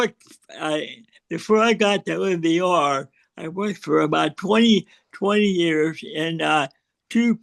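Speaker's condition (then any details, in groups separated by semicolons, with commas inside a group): Cerebral palsy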